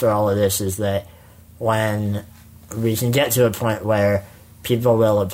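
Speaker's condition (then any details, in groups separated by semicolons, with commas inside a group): Spinal muscular atrophy; congenital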